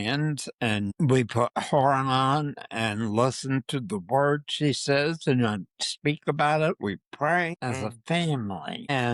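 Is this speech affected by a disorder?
Yes: Parkinson's disease.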